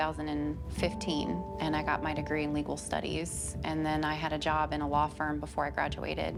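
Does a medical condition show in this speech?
No.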